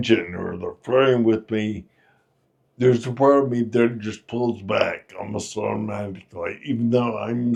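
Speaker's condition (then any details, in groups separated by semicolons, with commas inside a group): Friedreich's ataxia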